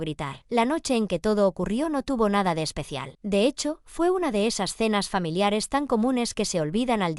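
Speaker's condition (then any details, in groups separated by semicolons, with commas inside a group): No condition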